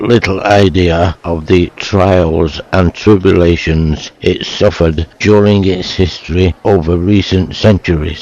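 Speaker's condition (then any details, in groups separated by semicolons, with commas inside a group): Motor neuron disease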